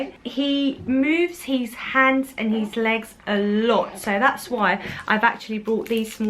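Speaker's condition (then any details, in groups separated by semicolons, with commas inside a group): No condition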